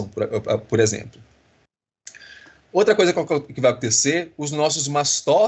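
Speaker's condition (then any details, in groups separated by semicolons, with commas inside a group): No condition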